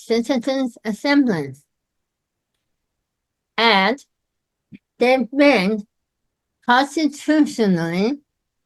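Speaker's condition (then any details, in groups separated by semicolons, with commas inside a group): Myasthenia gravis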